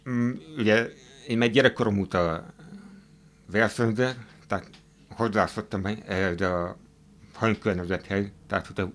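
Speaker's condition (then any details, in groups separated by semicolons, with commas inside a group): Hearing impairment; wears hearing aids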